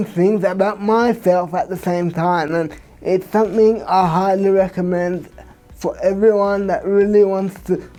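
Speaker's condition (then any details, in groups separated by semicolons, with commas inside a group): Cerebral palsy; from birth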